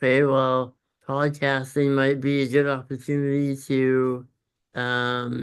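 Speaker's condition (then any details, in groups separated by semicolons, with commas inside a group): Congenital muscular dystrophy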